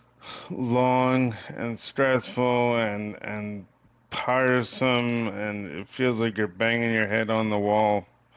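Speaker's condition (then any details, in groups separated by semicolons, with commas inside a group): Cerebral palsy; from birth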